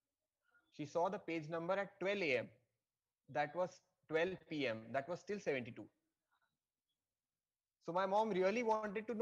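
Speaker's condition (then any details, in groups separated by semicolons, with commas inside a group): No condition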